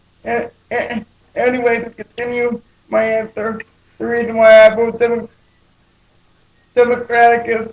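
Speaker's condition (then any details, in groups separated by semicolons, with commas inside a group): Cerebral palsy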